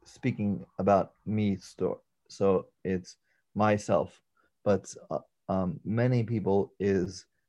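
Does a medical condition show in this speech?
Yes: aphasia after stroke; stroke with clotting during surgery at 33, right arm paralysed, first 3-4 months foggy; right arm still not working, walking-ish gait, not quite limping; communicating sometimes challenging, communicates differently, thinks fine but speaking affected, about one year to adjust.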